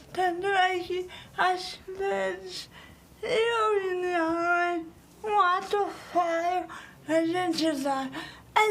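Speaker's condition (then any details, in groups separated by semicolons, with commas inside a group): Cerebral palsy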